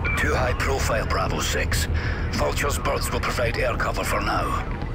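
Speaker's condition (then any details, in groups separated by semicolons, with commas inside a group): No condition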